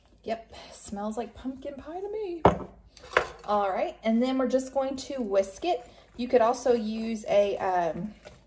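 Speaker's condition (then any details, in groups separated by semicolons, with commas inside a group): No condition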